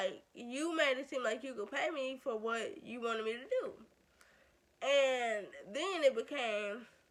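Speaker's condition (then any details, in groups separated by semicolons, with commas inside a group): Cerebral palsy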